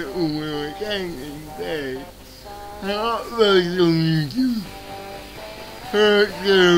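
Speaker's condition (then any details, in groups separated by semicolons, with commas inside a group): Cerebral palsy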